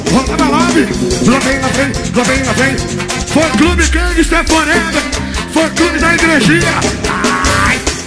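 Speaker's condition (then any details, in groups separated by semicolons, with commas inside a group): No condition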